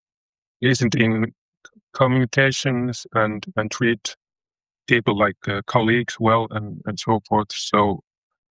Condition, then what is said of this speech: Stuttering. I have had that because of that, like how my jaw moves when I struggle to utter the words and so forth.